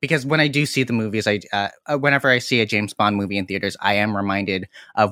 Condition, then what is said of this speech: None; typical speech.